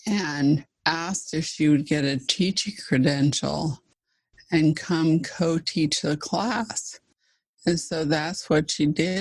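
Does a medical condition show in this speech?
Yes: ALS (Lou Gehrig's disease).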